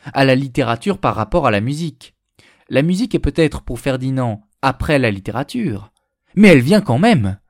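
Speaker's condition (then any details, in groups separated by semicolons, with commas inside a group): No condition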